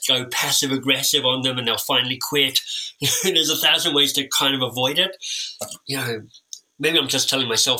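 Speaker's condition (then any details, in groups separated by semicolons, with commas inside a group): Cleft lip and palate; time with an orthodontist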